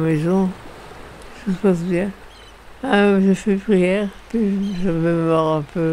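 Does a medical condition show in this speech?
Yes: Parkinson's disease; legs affected, partly paralysed; aged 93, uses wheelchair.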